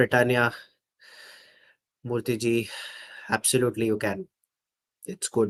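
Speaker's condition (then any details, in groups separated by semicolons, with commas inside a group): No condition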